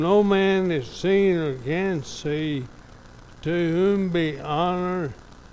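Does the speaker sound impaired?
Yes: ALS; father died of same disease, diagnosed by doctor in Lubbock, second opinion in Dallas; somewhat affected, evident today.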